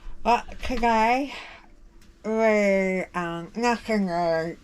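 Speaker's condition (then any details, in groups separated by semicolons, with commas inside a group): Jaw cancer surgery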